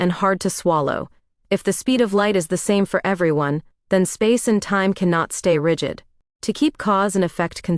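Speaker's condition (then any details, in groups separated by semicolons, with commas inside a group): No condition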